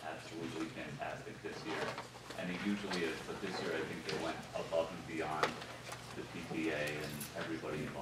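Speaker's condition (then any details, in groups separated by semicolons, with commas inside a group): No condition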